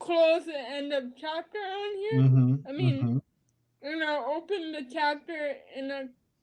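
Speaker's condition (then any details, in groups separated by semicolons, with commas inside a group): Cerebral palsy; spasticity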